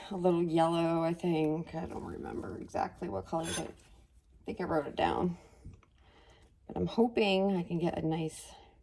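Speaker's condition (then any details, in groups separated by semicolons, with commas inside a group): No condition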